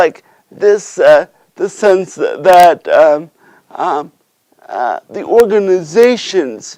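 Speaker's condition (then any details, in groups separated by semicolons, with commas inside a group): Cerebral palsy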